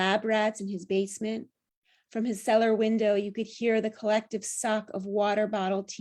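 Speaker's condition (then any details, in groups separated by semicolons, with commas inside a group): No condition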